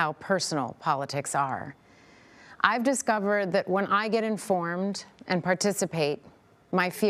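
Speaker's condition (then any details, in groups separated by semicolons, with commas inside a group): No condition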